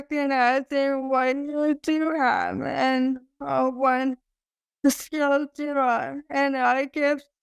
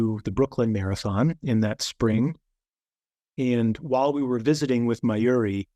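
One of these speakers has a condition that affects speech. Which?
The first: ALS; sporadic form, cause unknown; about nine years since diagnosis.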